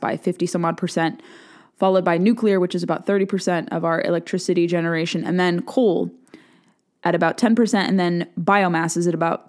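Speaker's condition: No condition

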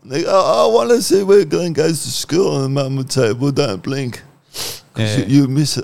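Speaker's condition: Cerebral palsy; once cold stays cold

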